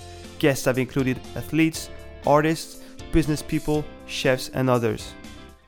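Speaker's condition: No condition

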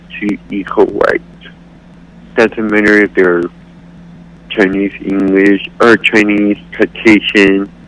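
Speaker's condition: Cerebral palsy; accepts own voice

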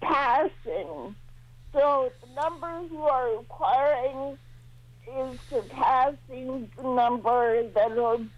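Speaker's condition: Cerebral palsy, mild

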